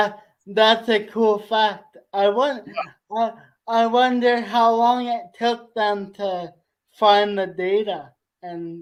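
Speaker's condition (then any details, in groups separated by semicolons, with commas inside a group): Cerebral palsy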